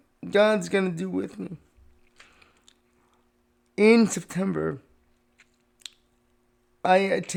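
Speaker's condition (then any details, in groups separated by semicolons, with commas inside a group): Cerebral palsy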